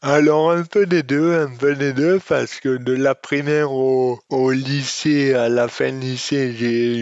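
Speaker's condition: Dystonia; congenital

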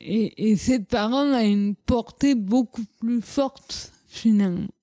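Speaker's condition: Cerebral palsy; childhood speech

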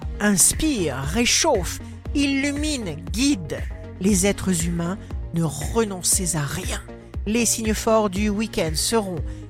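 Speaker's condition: No condition

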